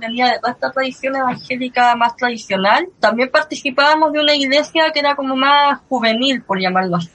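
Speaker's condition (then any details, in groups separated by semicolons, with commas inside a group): Cleft lip and palate; since early childhood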